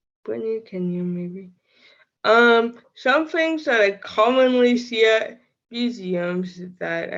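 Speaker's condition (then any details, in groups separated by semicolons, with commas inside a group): Cerebral palsy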